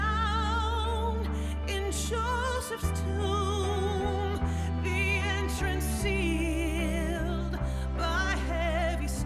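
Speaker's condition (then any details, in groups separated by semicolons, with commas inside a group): No condition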